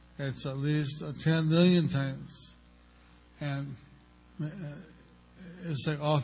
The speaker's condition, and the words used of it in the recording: Stroke. I had a stroke about a year and a half ago, so I'll try to speak clearly, but because part of my face is paralyzed, so it's not always so easy.